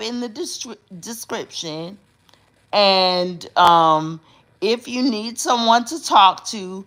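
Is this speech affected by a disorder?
Yes: cerebral palsy.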